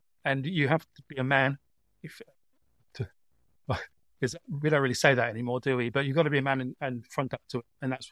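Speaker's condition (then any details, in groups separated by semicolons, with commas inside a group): Stammer; lifelong stammer; milder stammer than about six years ago; much heavier stammer about six years ago during trial, barrister advised not speaking in court; blocks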